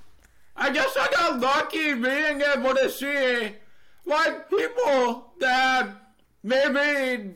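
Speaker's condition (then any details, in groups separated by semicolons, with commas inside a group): Deafness, Neurofibromatosis Type 2; first half deaf, then 2 months of no hearing, then amplifier gave some hearing; uses Live Transcribe on phone, requested interpreter in interviews, alert device with flashing LEDs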